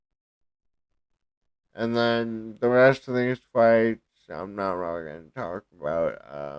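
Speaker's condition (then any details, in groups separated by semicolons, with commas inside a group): Cerebral palsy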